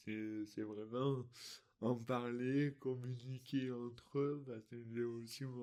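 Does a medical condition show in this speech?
Yes: dystonia; articulation difficulties.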